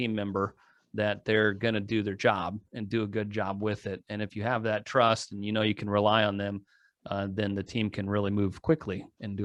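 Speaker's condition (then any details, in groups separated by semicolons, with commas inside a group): No condition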